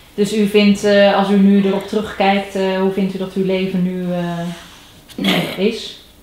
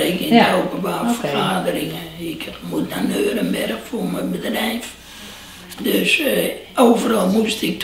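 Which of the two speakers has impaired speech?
The second: total laryngectomy; larynx and vocal cords removed, breathes through neck stoma; about 16 years since surgery; speaks by pressing button at stoma, gives long speeches.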